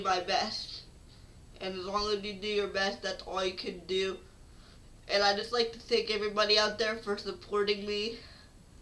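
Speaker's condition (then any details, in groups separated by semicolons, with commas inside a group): Cerebral palsy; affects speech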